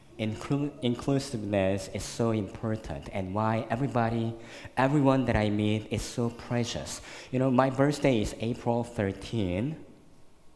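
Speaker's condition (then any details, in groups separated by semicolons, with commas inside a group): Cleft lip and palate, severe; congenital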